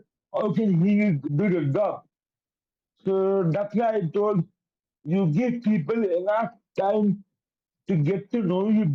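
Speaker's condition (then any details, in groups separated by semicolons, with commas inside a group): Cerebral palsy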